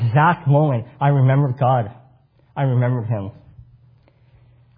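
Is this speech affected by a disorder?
Yes: cleft palate; congenital cleft palate.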